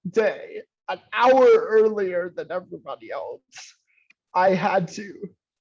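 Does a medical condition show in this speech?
Yes: cerebral palsy; caused by hemorrhages at birth, walks with forearm crutches.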